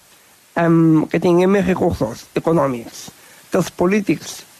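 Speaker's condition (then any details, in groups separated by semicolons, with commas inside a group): Down syndrome; different learning pace; age 30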